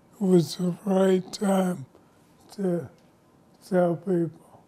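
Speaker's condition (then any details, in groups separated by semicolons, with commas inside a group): ALS; listeners can tell something is not right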